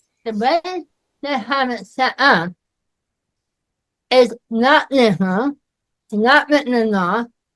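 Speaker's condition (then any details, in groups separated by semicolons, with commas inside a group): Myasthenia gravis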